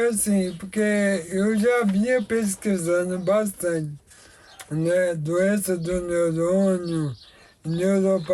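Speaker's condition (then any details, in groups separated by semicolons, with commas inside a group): Amyotrophic lateral sclerosis; motor neuron disease, onset in shoulder and arm, arm fasciculations, arm weakness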